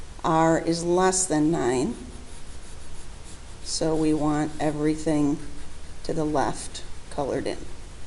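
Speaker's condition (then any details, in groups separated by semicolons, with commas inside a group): No condition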